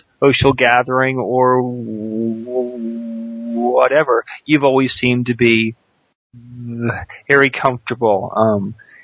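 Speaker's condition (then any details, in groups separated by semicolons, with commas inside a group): Stuttering; person who stutters, most anxiety tied to stuttering; stutters on some words, expects a hard time talking; blocks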